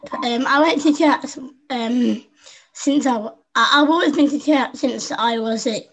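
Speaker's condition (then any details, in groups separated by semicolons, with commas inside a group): Down syndrome; present from birth, infant heart failure, heart surgery, pneumonia, stopped breathing, resuscitated, chest problems; learned to speak by copying younger sister Susie, second top grade and b in French speaking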